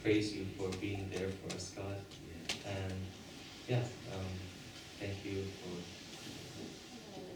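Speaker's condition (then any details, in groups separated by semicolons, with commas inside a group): No condition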